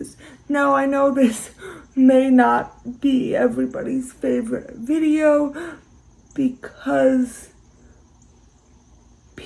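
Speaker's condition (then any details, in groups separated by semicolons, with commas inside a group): Cerebral palsy, severe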